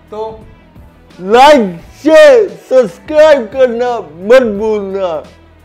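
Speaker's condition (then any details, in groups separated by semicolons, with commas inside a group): Cerebral palsy; from birth, oxygen loss at delivery, mainly physical; reactive movement causes shivering, abnormal breathing when speaking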